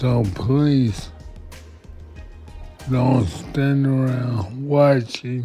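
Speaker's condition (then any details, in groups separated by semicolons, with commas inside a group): Multiple sclerosis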